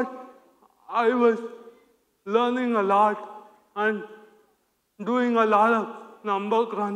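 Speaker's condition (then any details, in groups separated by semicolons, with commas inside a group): Cerebral palsy; hinders speech, sounds childlike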